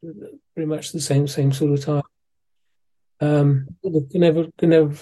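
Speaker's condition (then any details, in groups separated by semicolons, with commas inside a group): Parkinson's disease; suspected for a while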